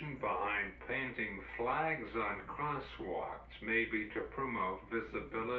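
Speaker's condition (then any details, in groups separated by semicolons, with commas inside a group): Cerebral palsy; uses wheelchair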